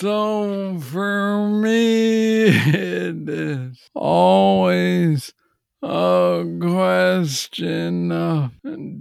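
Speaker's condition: Parkinson's disease; young onset

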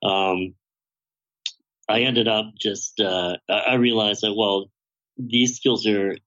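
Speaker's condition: Bilateral cleft lip and palate, severe; congenital bilateral cleft lip and palate, most serious case in British Columbia at birth, facial disfigurement; describes self as facially disfigured and vocally distorted; voice very distorted in childhood, hardly understandable, huge palate cleft, singing helped develop voice

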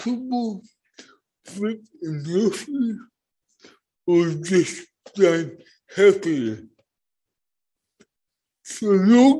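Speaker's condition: Cerebral palsy; born not breathing

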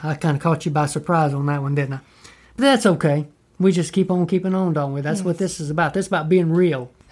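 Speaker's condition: No condition

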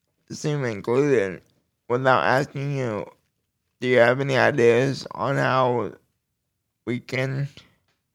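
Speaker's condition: Cerebral palsy; low voice

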